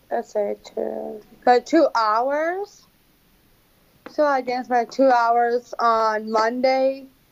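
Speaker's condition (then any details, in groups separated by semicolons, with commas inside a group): Down syndrome; from birth, diagnosed a few days before birth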